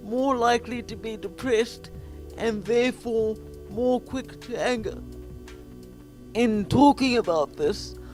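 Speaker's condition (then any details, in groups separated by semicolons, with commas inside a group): Quadriplegic cerebral palsy, severe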